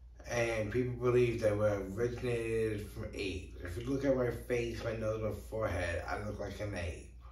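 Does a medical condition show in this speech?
Yes: brain injury; tongue cut off at age 5.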